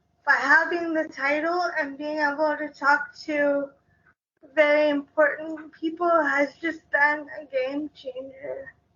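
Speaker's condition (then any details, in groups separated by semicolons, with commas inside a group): Cerebral palsy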